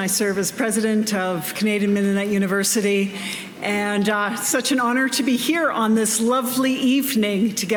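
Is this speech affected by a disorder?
No.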